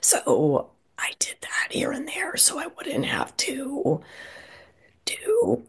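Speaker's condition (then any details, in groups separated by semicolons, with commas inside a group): Spasmodic dysphonia; neurological voice disorder, Vocal cord spasms seen on nasal scope, onset at speaking panel, cause unclear; year and a half since diagnosis, Vocal therapy, Jim Bostock's Vocal Freedom Program, LA support group; voice dried then lost, vowels hard, at worst inaudible, hard to talk and breathe, long whispering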